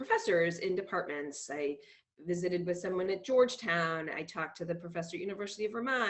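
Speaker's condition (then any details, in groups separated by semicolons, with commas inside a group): No condition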